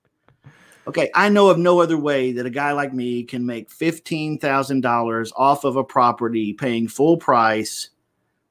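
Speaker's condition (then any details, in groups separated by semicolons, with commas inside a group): No condition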